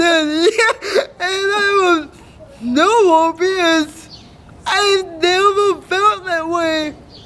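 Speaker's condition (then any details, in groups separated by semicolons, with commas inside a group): Cerebral palsy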